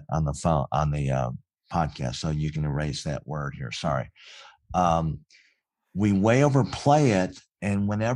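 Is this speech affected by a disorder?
Yes: cleft palate; congenital cleft palate.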